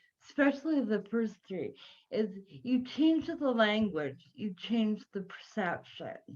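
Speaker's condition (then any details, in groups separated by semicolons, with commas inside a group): Cerebral palsy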